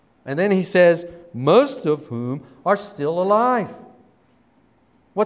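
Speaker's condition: No condition

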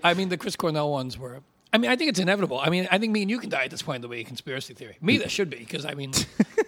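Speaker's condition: No condition

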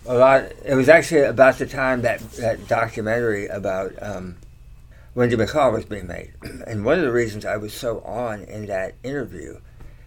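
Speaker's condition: Tongue cancer surgery; slight slur, talks okay

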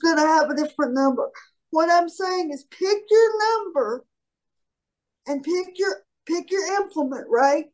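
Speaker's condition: Cerebral palsy; largely independent

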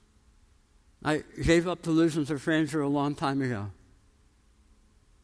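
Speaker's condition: Tongue cancer, jaw reconstruction

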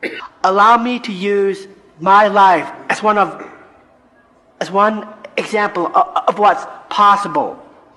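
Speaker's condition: Down syndrome; adult man

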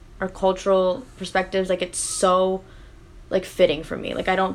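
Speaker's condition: No condition

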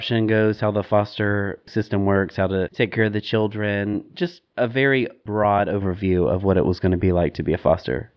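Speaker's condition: No condition

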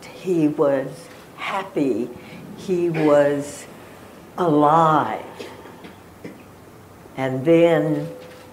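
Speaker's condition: Spasmodic dysphonia; diagnosed 1998 at Johns Hopkins within 1 hour, 4 months unable to talk before, ALS, throat cancer suspected; injections into throat at Adam's apple every 4 months, ongoing; could not talk for 4 months before diagnosis, injections allow continued radio broadcasting

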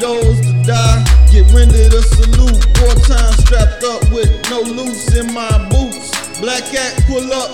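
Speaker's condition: No condition

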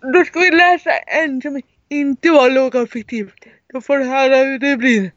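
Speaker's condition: Cerebral palsy; severe, wheelchair user

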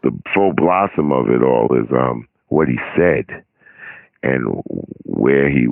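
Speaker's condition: No condition

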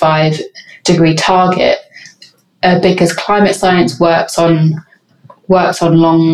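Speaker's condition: Stammer; stammering left unedited in podcast, British Stammering Association no diversity without disfluency campaign; repeated words, prolonged sounds

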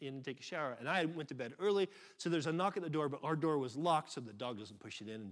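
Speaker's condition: No condition

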